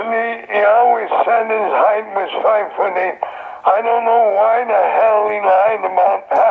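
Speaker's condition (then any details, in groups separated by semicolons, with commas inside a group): Throat cancer; survivor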